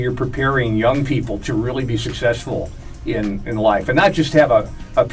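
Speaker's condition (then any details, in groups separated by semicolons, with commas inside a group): No condition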